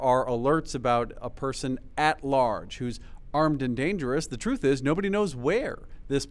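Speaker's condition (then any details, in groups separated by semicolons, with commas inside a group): No condition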